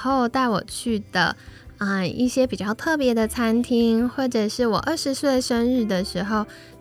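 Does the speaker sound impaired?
No.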